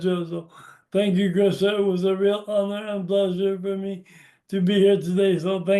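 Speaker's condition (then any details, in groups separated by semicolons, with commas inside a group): Brain injury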